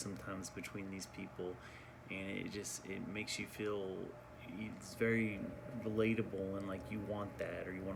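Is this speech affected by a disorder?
No.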